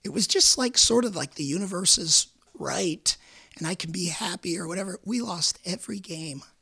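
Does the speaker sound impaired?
Yes: vocal cord cancer, repeated surgery; Hodgkin's lymphoma diagnosed at age 36, 19 vocal cord surgeries, chemotherapy causing mouth pain.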